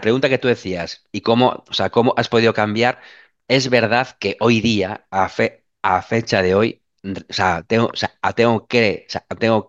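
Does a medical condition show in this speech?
Yes: stuttering; since childhood; sometimes stutters more than usual in class, pauses, laughs it off; here repeated sounds, repeated words.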